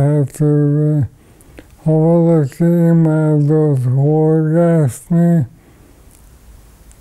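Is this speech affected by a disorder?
Yes: ALS.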